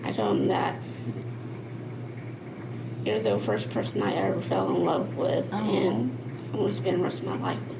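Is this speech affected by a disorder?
Yes: Down syndrome.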